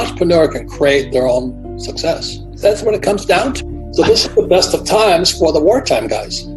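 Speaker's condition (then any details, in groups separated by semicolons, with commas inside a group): No condition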